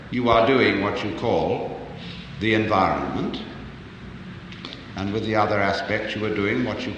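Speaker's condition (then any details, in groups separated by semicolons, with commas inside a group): No condition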